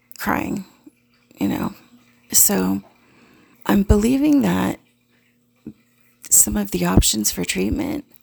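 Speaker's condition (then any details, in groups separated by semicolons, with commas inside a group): No condition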